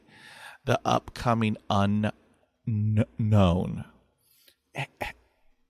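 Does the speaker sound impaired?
Yes: stutter; stutter about 45 years, mother also stuttered, accepted stutter at age 40; still stutters, unpredictable blocks, carries National Stuttering Association stutter card; sometimes nothing comes out, cannot say own name at times, uses British accent, diaphragmatic breathing; here blocks.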